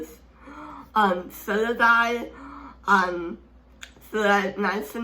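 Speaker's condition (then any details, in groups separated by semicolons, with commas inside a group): Speech impairment; hard to understand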